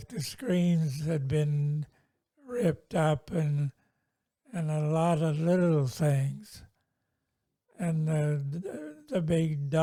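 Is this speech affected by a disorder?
Yes: multiple sclerosis.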